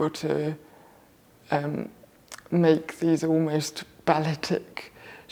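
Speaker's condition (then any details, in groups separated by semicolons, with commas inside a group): Cerebral palsy; left-sided muscle tension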